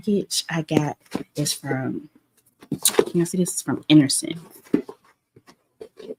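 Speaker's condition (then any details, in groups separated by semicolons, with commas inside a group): No condition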